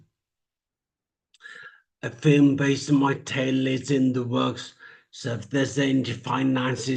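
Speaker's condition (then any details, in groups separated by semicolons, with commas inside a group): Traumatic brain injury; speech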